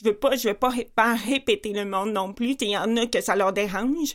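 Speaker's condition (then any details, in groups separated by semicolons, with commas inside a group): Profound deafness with cochlear implant, congenital; audiologist adjusts implant every 2 years, lip-reads to confirm, misses fast group talk, phone calls hard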